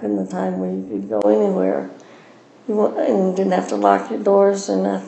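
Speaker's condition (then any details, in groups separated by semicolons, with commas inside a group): Parkinson's; diagnosed at age 44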